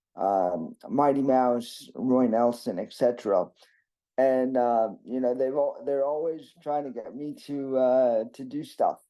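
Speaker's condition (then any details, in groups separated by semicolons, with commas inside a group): Cerebral palsy; predicted not to eat or speak, does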